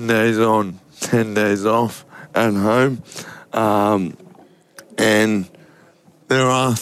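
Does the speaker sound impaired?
Yes: motor neurone disease; sporadic motor neurone disease, deteriorating quickly; treated in Spain, exploring Melbourne TPS neuromodulation, nanocrystallized gold from Salt Lake US.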